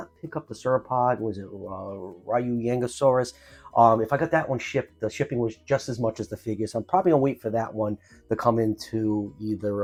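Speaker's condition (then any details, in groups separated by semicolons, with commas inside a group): No condition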